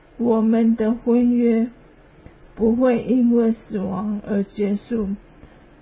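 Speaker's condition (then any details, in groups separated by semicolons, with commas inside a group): ALS; slower speech, quieter voice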